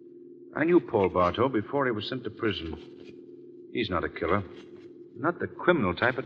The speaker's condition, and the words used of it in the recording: No condition.